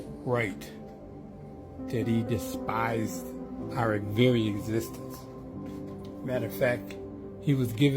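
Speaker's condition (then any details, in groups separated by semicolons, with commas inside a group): No condition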